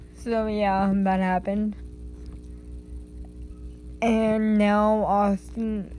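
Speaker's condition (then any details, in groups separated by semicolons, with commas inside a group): Cerebral palsy; rigid stiff body, toe walking, corrective surgery; needs much help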